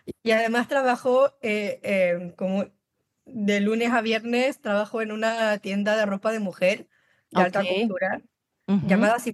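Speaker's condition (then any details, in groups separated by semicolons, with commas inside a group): Down syndrome; congenital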